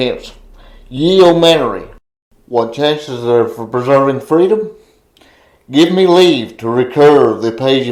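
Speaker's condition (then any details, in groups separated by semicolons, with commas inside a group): Cerebral palsy; reports speaking clearly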